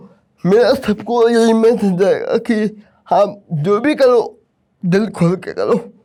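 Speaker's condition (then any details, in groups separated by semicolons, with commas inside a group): Cerebral palsy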